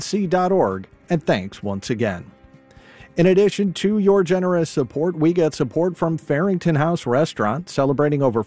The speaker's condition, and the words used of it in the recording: None; typical speech.